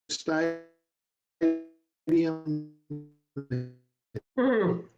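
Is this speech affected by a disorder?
No.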